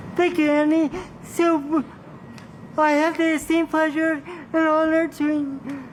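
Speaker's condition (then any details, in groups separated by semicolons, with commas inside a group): Cerebral palsy; from birth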